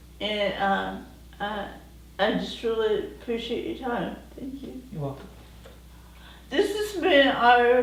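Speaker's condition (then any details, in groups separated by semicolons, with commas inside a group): Cerebral palsy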